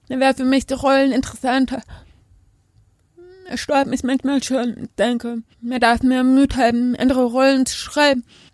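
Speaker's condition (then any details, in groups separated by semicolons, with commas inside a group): Deafness; not hard of hearing, spoken language as mother tongue, hearing school, sign language learned later; lip-reads hosts without interpreter, vest and wristband device at home; speaks aloud and signs, bilingual, voice different and louder, hearing people forget deafness because she speaks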